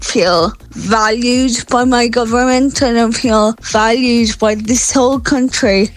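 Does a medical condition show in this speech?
Yes: Friedreich's ataxia; diagnosed at age 13, drug Skyclarys not yet funded by HSE.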